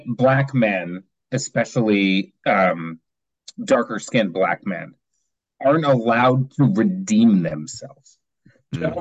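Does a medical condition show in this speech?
No.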